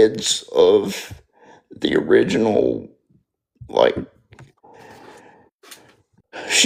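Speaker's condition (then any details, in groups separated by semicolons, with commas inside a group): Spastic quadriplegic cerebral palsy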